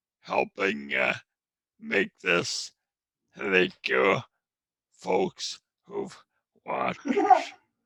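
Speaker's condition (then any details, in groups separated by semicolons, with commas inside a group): Traumatic brain injury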